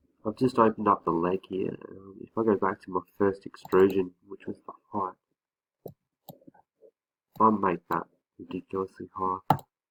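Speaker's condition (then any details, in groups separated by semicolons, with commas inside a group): No condition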